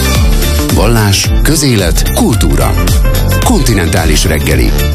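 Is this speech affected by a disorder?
No.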